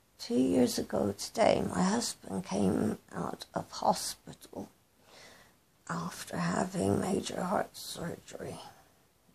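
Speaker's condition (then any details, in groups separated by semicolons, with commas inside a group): Cerebral palsy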